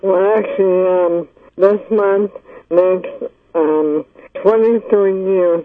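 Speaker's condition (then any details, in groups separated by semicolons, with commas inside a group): ALS; ALS diagnosed 1986, 23 years ago, given 3 to 5 years, major decline in first 3 years, wheelchair user; uses medical marijuana since 1989, Myakka Gold, describes self as disabled, on telephone with husband Bob; lost ability to cough, choked on saliva, choking resolved with cannabis, speech improved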